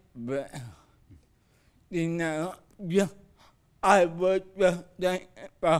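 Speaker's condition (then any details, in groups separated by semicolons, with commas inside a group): Cerebral palsy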